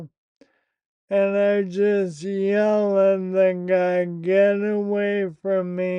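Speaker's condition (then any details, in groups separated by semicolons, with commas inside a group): Primary lateral sclerosis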